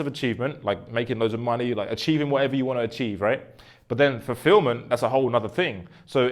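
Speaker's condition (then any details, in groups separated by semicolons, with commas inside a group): No condition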